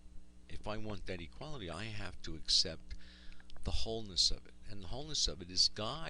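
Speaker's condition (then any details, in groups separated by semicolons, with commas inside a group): No condition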